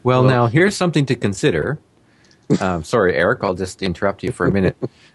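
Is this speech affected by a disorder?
No.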